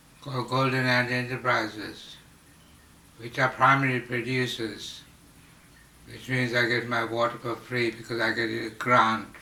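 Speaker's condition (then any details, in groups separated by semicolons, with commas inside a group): Slurred speech from poisoning; hypersalivation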